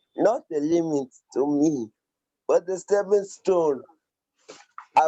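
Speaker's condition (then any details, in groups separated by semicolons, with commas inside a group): Cerebral palsy; present since birth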